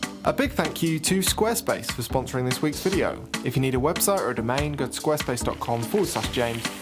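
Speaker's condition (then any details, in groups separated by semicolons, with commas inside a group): No condition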